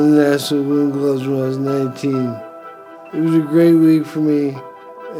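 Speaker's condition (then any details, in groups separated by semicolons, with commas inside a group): Brain injury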